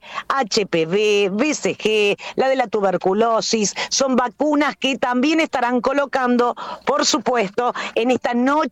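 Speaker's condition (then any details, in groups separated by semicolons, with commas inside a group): No condition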